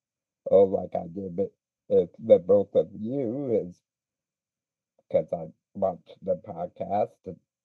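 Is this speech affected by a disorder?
Yes: speech impediment.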